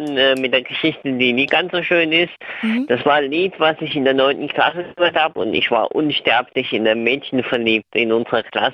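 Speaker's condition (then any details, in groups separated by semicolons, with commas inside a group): Cleft lip and palate, cleft lip, jaw and palate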